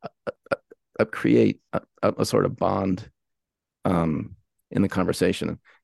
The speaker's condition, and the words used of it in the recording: Stuttering. Sometimes it makes me stutter less, I think, because I'm not trying to cover it up.